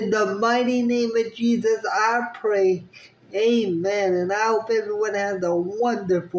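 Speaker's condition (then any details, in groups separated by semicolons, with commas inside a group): Spastic cerebral palsy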